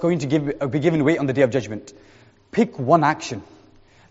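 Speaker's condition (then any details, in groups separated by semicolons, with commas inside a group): No condition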